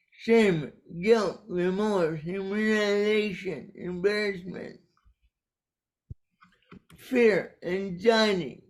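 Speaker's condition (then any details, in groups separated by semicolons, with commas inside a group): Cerebral palsy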